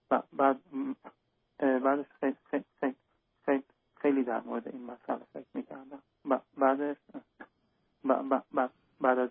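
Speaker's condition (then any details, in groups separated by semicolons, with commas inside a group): Stuttering; stuttering especially during university, seen by psychologists, called anxiety and fear, once fully gone one to two years; may stutter in important situations; stuttering at word onset per host; repeated sounds, repeated words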